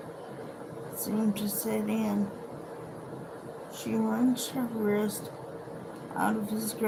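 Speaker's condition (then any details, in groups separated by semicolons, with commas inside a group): Cerebral palsy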